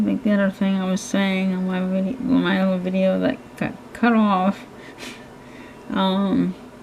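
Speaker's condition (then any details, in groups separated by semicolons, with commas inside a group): Cerebral palsy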